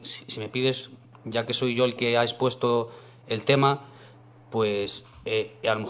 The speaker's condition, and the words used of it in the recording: Stuttering. O sea, el tema de que mantengamos una conversación y se nos tenga que esperar a que terminemos la frase...